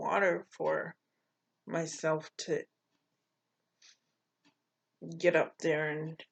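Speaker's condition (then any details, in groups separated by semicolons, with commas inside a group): Cerebral palsy; poor balance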